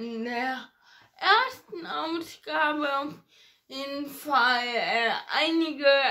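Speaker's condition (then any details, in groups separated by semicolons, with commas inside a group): Ataxia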